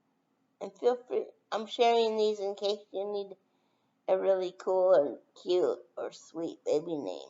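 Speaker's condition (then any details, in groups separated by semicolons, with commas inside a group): Brain injury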